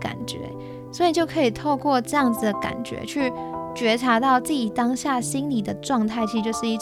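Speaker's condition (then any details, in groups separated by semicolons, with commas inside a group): No condition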